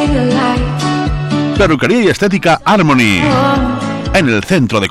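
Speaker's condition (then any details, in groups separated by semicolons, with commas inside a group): No condition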